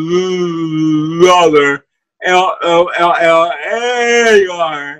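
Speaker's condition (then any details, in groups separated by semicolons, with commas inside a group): Cerebral palsy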